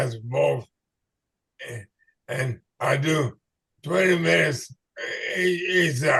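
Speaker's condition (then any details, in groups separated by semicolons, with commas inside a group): ALS/MND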